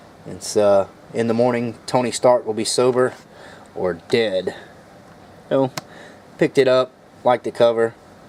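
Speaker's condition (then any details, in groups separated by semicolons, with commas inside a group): No condition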